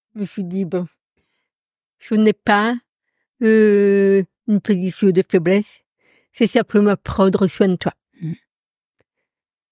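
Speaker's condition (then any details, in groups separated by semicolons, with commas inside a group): Profound congenital deafness; accent from deafness, could not speak in early childhood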